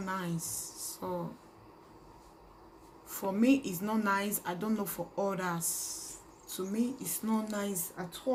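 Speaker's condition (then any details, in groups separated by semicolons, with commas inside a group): No condition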